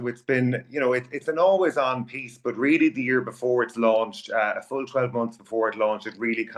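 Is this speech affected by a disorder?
No.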